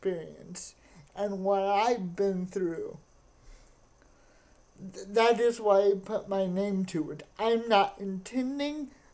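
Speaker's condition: Cerebral palsy; caused by premature birth at 27 weeks

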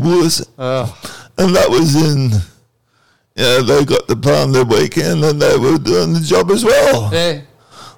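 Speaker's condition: Cerebral palsy

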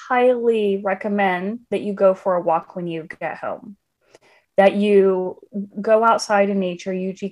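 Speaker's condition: No condition

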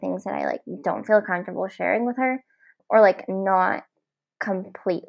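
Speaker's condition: Cleft palate; nose and teeth since childhood

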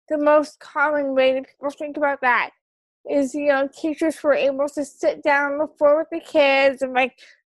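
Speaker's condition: Cerebral palsy; wheelchair use, onset before birth

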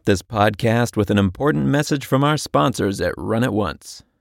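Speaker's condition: No condition

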